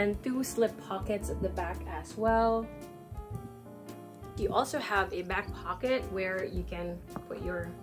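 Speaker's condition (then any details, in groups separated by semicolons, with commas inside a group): No condition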